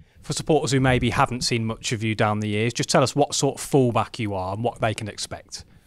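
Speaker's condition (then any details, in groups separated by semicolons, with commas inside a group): No condition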